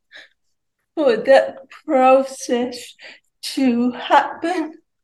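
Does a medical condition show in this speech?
Yes: cerebral palsy, ataxia; mostly uses wheelchair.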